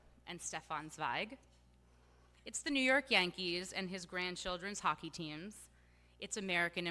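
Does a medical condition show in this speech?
No.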